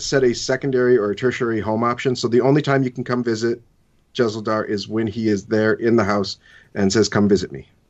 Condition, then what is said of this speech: No condition.